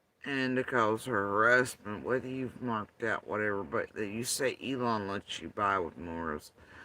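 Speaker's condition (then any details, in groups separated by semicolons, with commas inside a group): Facial paralysis after surgery; tongue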